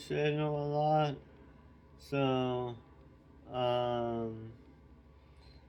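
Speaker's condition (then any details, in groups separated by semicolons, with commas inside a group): Tongue cancer surgery; neck and tongue surgery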